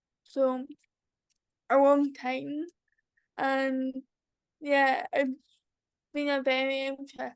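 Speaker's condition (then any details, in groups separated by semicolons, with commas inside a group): Cerebral palsy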